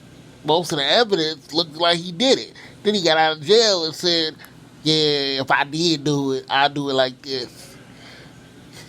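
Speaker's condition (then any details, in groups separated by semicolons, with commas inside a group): Cerebral palsy; from birth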